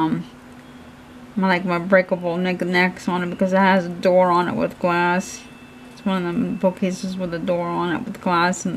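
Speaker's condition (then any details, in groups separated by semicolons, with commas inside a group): Cerebral palsy; hands affected, shaking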